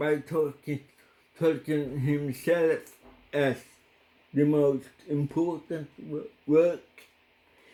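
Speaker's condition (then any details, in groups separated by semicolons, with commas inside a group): Cerebral palsy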